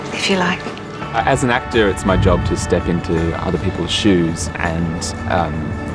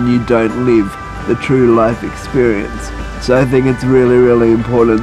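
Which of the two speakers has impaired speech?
The second: cerebral palsy; difficulty with fine movements.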